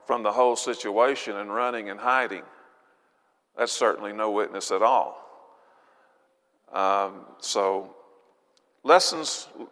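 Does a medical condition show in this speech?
No.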